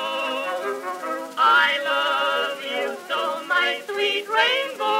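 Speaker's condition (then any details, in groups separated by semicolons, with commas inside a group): No condition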